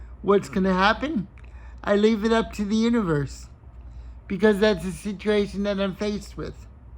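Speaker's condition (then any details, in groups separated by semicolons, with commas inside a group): Cerebral palsy; voice excited at first, then calms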